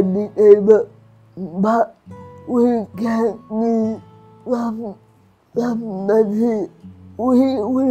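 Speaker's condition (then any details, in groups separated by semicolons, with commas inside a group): Cerebral palsy; restricted movements; slurred speech, difficulty speaking clearly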